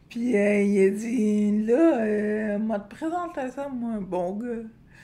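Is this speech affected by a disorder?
Yes: Friedreich's ataxia.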